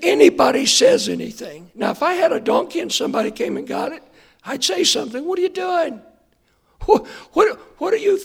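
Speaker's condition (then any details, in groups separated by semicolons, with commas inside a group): Hoarseness after vocal cord surgery; hoarseness remains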